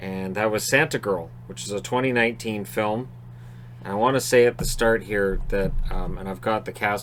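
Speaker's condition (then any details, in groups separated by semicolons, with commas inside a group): No condition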